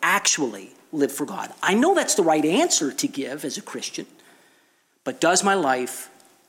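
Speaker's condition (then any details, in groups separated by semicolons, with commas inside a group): No condition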